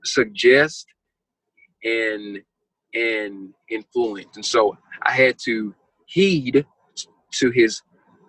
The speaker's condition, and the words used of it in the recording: Stuttering. And so, hey, I'll stutter as long as I want.